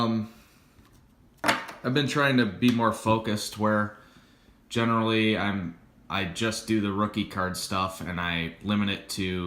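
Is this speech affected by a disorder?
No.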